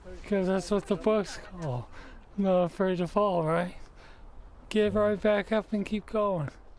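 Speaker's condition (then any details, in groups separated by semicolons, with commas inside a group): Parkinson's disease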